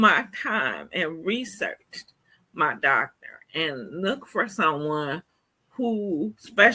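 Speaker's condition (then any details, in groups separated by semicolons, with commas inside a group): Cerebral palsy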